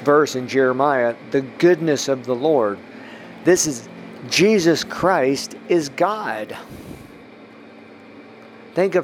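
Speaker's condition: No condition

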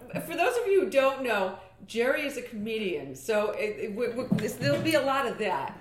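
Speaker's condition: No condition

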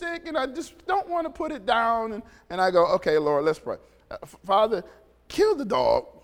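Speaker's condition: No condition

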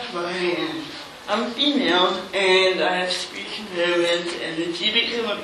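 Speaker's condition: Cerebral palsy

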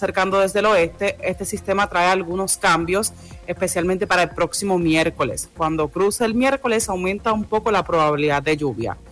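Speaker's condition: No condition

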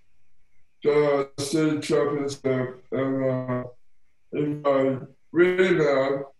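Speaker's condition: Down syndrome

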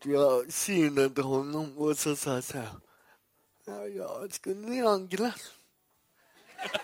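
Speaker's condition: Cerebral palsy; much improved through practice

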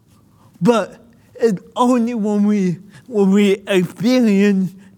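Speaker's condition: Cerebral palsy; occupational therapy

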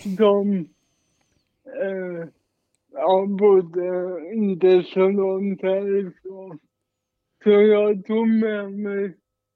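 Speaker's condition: Cerebral palsy, mild

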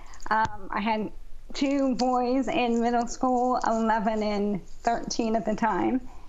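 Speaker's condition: ALS; ALS over 15 years since diagnosis, weak diaphragm, feeding tube placed about 5 years ago; used amplifier much of the time to be heard

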